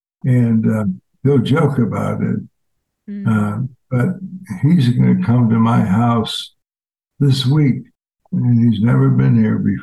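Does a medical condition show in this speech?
Yes: ALS; fatal progressive disease, diagnosed months ago, hiking a year ago, expected to worsen; walking harder, brace on foot, balance slightly off, wife Donna as caregiver for some tasks; voice changed since onset, now a different voice, no spontaneous crying fits.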